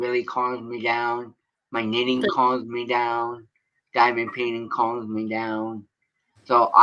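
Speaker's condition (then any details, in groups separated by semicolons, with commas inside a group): Cerebral palsy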